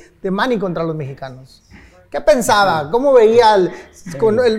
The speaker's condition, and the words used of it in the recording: None; typical speech.